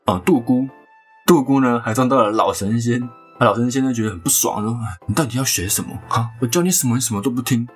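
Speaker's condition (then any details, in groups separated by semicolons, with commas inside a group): No condition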